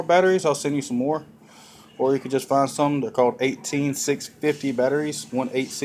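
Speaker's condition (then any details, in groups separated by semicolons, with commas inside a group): No condition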